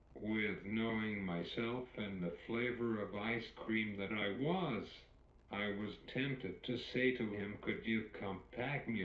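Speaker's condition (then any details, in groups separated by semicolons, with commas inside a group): Cerebral palsy; uses wheelchair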